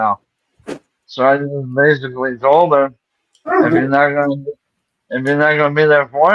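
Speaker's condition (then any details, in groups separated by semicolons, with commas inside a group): ALS; diagnosed about a month ago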